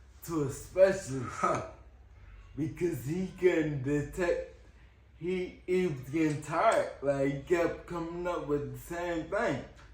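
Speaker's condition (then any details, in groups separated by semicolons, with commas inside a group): Ataxia; type seven, cerebellar, long-term, no cure; progressed over time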